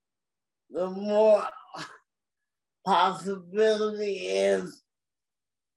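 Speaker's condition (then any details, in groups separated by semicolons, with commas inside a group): Cerebral palsy; uses motorized wheelchair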